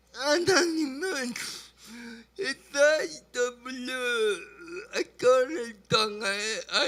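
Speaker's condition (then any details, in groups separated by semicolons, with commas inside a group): Brain lesion disability grade 1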